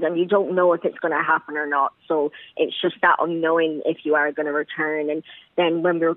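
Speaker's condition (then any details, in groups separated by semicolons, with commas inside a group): Cleft palate; congenital cleft palate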